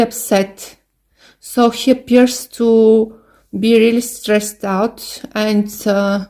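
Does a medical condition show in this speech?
No.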